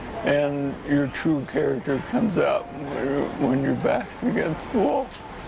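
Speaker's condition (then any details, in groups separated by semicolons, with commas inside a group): ALS; body weakening since diagnosis; voice weakening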